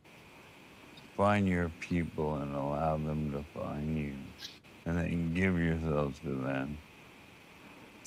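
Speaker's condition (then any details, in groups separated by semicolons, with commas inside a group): ALS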